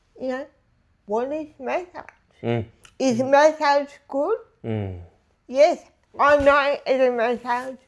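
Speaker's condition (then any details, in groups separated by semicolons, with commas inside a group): Disability affecting speech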